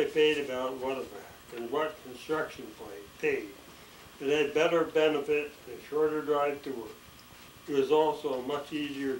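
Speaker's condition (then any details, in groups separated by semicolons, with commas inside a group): ALS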